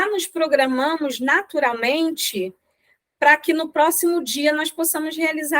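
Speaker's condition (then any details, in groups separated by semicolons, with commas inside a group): No condition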